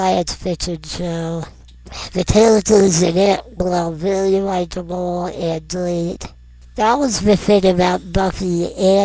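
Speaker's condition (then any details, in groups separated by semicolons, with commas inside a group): Non-progressive muscular dystrophy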